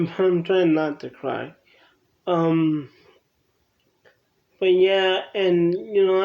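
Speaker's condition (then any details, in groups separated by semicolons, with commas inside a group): Cerebral palsy; from birth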